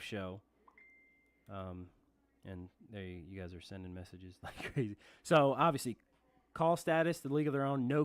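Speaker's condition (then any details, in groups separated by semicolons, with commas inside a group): No condition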